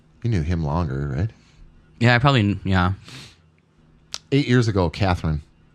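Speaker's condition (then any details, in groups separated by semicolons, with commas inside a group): No condition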